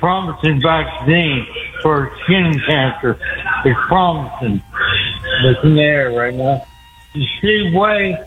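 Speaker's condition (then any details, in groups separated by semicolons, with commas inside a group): Speech impediment; deaf in left ear; calling on speakerphone from echoing laundry, delayed show playing behind; hard to understand, worse on speakerphone with echo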